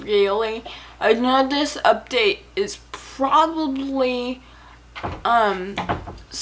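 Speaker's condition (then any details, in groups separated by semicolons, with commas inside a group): Cerebral palsy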